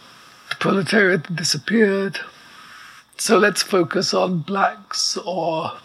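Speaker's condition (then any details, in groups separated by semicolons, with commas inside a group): ALS; very weak voice needing amplifier, respirator audible in background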